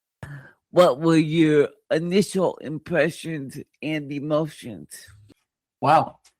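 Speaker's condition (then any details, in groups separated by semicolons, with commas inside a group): Cerebral palsy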